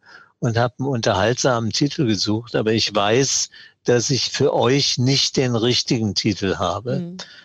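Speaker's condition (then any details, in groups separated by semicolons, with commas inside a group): Parkinson's disease; mild course, ongoing tremor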